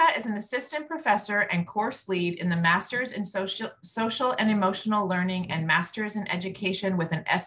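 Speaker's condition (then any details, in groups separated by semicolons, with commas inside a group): No condition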